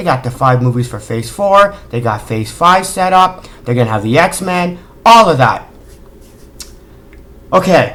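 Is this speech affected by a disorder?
No.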